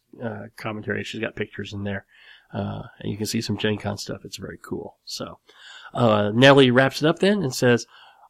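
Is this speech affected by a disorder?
Yes: cleft lip and palate; series of plastic surgeries for repair, skull bone chips grafted to reconstruct nose around age 12.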